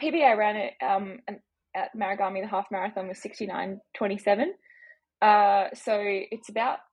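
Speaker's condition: No condition

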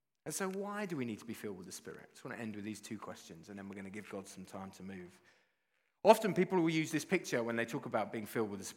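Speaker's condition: No condition

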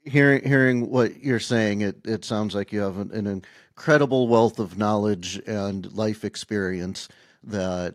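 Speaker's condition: No condition

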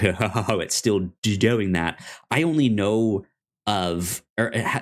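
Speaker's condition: Stuttering; stutter since childhood, cause unknown, explained as brain moving faster than mouth, speech therapy in elementary school; prolonged sounds

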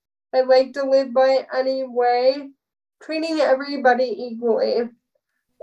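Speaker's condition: Spastic cerebral palsy; spastic cerebral palsy with rare dystonia, all four limbs, more severe than Mihai's; dystonia increases spasms in back and legs, mostly manual wheelchair, powered when unable to push

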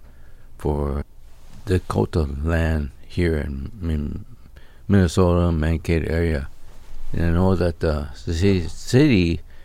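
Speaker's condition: ALS; Mayo Clinic neurologist diagnosis

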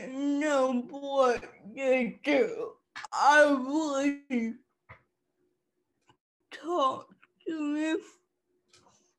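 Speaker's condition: Cerebral palsy; cerebral palsy since childhood

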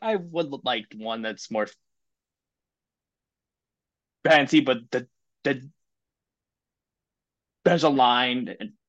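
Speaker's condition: Stuttering; lifelong stuttering, father also stutters; words sometimes take longer to come out, may look tense when getting stuck; repeated words, blocks

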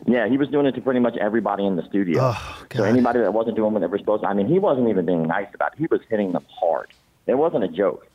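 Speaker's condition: Cleft palate; congenital

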